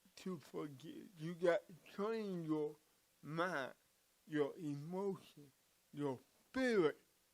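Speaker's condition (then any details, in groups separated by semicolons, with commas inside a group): Cerebral palsy; from birth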